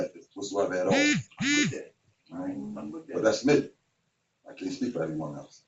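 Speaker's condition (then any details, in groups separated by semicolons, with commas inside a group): No condition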